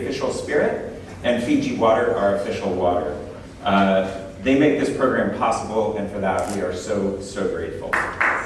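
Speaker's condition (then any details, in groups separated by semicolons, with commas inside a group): No condition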